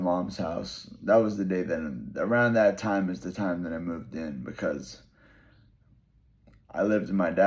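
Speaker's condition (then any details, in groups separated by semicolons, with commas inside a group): Brain injury; 20-foot fall, surgery; relearned talking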